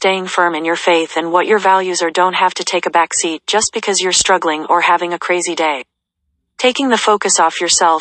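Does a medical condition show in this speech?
No.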